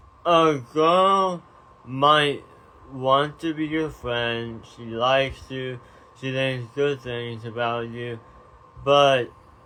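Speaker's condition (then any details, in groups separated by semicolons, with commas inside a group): Tongue cancer surgery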